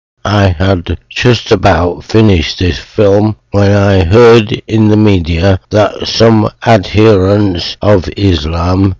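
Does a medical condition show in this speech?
Yes: motor neuron disease.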